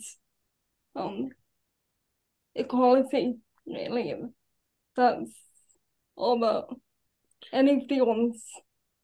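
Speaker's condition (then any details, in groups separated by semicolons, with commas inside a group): Cerebral palsy; very difficult to verbalize thoughts, speaking harder than for others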